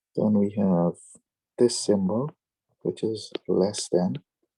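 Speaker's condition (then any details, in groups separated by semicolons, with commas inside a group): No condition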